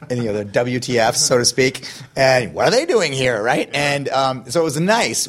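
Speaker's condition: No condition

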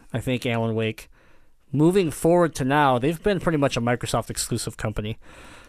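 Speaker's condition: Cleft palate; kept home from school while healing

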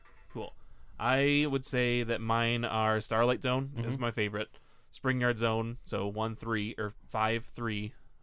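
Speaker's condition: No condition

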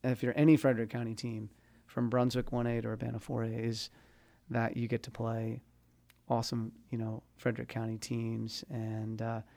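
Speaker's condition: No condition

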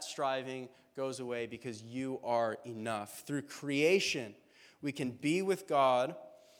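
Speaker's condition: No condition

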